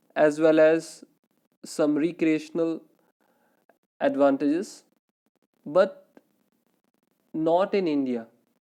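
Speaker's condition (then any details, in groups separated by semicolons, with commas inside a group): No condition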